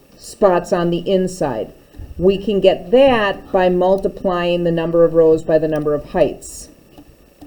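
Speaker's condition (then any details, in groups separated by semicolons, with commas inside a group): No condition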